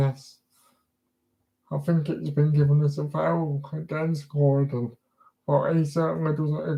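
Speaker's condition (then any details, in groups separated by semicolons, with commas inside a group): Cerebral palsy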